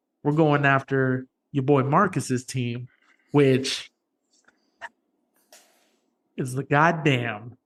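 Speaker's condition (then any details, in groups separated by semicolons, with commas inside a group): No condition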